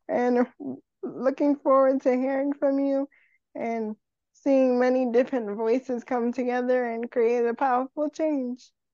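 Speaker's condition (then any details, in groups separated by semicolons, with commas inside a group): Cerebral palsy; wheelchair user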